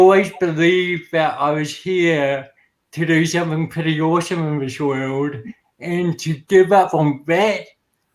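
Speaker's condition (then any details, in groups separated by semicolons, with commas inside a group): Cerebral palsy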